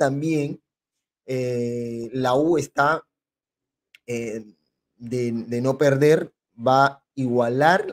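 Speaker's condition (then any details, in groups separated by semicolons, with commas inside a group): No condition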